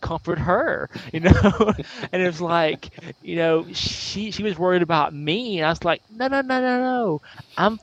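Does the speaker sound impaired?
Yes: stuttering; individual and group speech therapy, University of Alabama speech department linked; advertising stuttering to clients for several months, also disclosing at church; blocks when rushing in, less stuttering when discussing stuttering, stops and takes deep breath; here repeated sounds, prolonged sounds.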